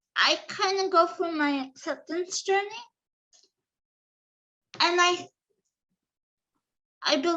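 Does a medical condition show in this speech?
Yes: cerebral palsy.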